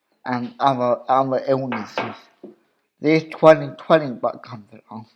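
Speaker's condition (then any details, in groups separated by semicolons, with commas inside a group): Cerebral palsy; obvious speech impediment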